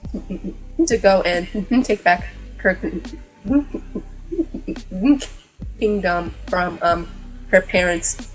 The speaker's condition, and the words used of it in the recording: Stuttering. So I stutter on every word when I'm not like thinking about it.